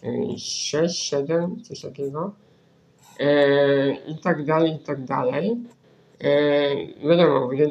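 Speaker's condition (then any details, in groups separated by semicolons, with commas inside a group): Spinal muscular atrophy; right-click via two keys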